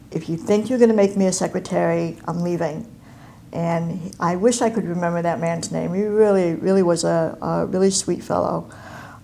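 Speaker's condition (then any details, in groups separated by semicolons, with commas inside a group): Cleft palate and cleft lip; congenital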